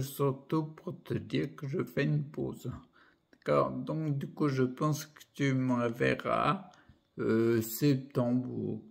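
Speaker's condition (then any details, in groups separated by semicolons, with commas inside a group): Primary progressive multiple sclerosis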